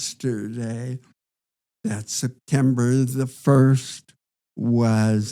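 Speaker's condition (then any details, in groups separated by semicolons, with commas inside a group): Parkinson's disease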